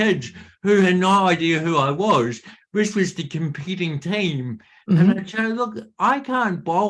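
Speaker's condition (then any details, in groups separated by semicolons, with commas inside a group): Cerebral palsy; from birth; speech impediment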